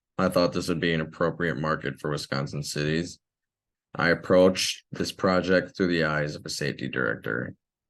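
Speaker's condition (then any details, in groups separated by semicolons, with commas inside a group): No condition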